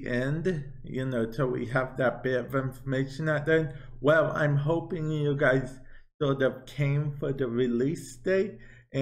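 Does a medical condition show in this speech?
Yes: cerebral palsy; affects speech.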